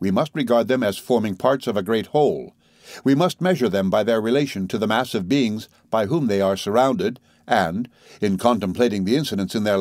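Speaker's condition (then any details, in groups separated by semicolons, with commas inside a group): No condition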